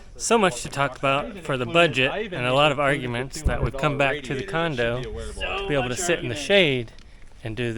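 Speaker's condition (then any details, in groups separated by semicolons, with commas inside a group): No condition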